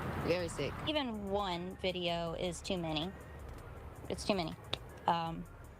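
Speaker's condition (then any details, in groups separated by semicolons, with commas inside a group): No condition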